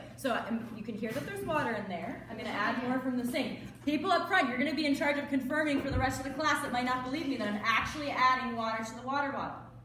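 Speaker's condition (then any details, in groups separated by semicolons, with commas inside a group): No condition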